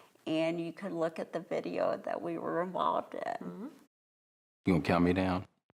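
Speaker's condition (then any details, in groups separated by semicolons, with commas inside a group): Cerebral palsy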